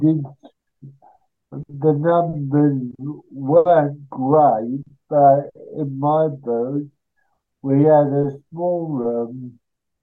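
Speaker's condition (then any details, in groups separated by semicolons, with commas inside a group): Cerebral palsy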